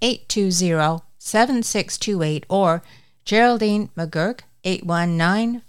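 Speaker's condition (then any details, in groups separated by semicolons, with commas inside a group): No condition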